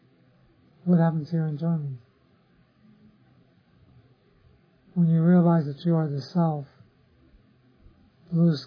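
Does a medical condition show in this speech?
Yes: Parkinson's disease; others offer remedies.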